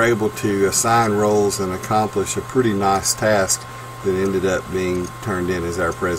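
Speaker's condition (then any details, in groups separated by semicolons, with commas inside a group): No condition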